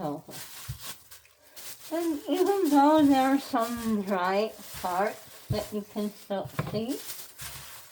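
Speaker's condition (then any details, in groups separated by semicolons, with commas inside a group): Head and neck cancer; tracheostomy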